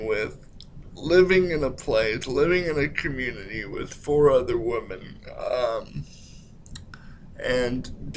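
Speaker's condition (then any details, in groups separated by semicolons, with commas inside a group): Cerebral palsy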